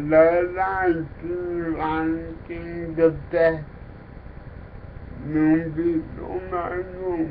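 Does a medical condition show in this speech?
Yes: cerebral palsy.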